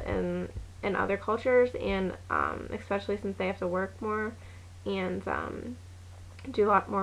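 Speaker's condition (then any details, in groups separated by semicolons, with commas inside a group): No condition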